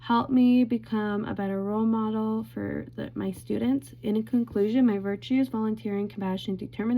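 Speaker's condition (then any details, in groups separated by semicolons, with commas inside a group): No condition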